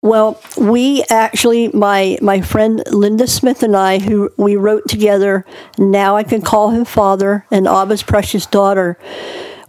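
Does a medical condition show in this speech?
Yes: cleft palate; hole in roof of mouth from birth, born two months premature, breathing problems, thirteen childhood surgeries; unable to speak as young child due to palate hole, surgeries gave ability to speak.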